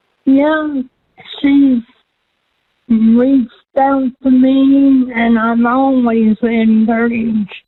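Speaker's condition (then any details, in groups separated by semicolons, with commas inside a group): Cerebral palsy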